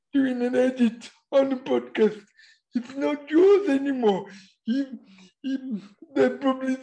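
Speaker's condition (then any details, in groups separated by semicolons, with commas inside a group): Cerebral palsy; present from birth, uses wheelchair for getting around; voice described as unusual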